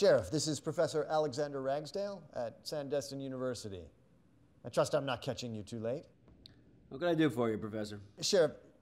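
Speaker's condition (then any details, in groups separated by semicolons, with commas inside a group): No condition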